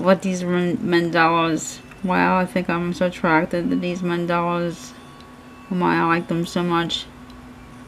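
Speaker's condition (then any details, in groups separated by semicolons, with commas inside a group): Cerebral palsy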